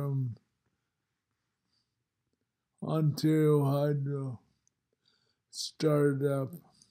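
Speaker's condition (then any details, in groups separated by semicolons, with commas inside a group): Multiple sclerosis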